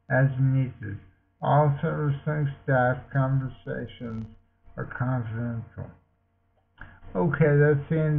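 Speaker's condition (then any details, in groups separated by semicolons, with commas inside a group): Multiple sclerosis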